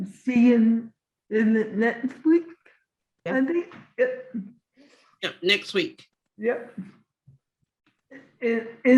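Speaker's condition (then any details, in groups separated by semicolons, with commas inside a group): Cerebral palsy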